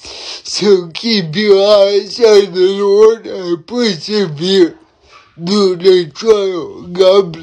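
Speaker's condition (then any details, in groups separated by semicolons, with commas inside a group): Cerebral palsy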